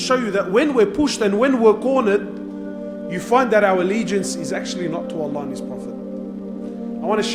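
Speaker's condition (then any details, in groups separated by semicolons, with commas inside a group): No condition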